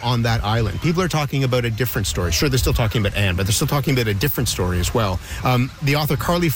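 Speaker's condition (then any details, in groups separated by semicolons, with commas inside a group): No condition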